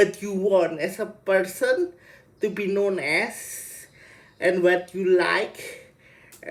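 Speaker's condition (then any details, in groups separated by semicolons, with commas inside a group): Cerebral palsy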